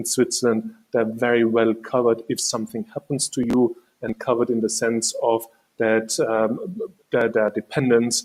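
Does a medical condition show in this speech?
No.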